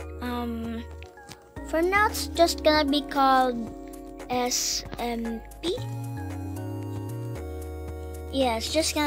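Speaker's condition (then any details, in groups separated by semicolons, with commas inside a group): No condition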